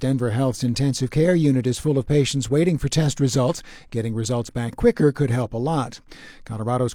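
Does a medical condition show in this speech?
No.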